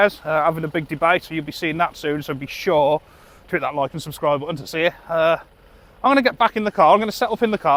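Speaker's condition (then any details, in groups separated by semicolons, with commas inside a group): No condition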